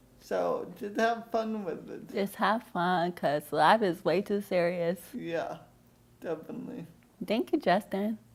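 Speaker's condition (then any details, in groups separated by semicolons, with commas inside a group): Cerebral palsy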